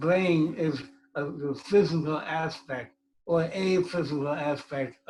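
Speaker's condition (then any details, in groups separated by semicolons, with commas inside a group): Cerebral palsy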